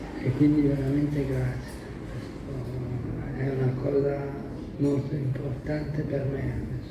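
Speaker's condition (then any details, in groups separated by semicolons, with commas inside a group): ALS (sla); bulbar form; marked dysphagia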